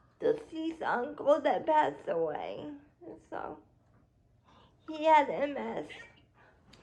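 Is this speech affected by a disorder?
Yes: cerebral palsy; spastic quadriplegia.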